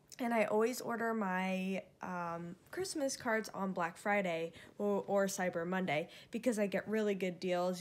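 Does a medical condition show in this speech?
No.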